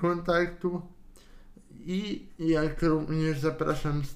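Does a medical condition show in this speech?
Yes: cerebral palsy; cerebral palsy from birth, wheelchair user, cannot walk or stand on legs, arms partly impaired.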